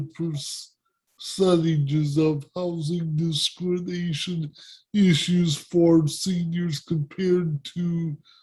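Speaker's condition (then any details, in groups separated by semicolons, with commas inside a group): Cerebral palsy; present from birth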